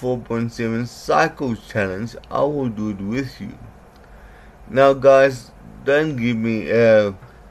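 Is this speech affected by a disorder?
Yes: cerebral palsy; from birth, diagnosed age 2, learned speech special-needs school, writing difficult, poor balance, later myasthenia gravis; some words unclear, certain letters flat, trouble formulating words, worse when mouth tires.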